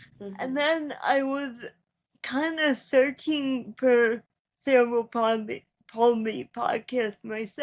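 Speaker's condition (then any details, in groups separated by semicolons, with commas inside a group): Cerebral palsy; spastic, ataxic features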